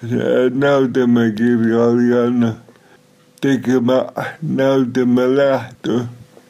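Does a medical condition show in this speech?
Yes: cerebral palsy; from birth, hypoxia when stuck on mother's tailbone during delivery, mainly mobility impairment, limits movement, speech; Nigerian assistant acts as hands for 7 years, turns book pages, helps make sign of cross; somewhat unclear, self-described.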